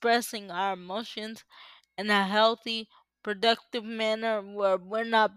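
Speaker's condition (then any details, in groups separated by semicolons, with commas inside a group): Cerebral palsy; depends on others for physical needs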